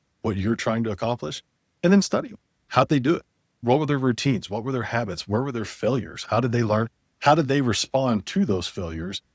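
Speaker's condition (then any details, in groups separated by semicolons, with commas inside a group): No condition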